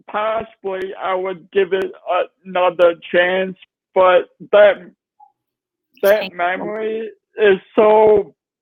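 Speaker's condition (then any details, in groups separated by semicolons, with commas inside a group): Cerebral palsy; nonverbal at age 3, speech therapy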